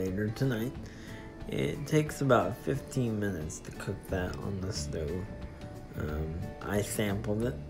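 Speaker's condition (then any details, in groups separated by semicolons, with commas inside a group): Spastic diplegia cerebral palsy; spastic diplegia, uses wheelchair; in therapy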